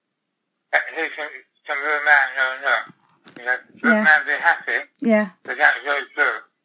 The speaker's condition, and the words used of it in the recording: Tongue cancer surgery. I think it's really difficult because my speech is so slow.